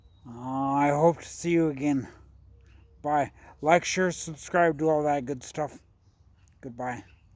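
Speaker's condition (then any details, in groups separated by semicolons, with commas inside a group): Traumatic brain injury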